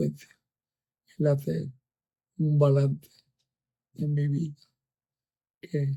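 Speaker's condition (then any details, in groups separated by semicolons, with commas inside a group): ALS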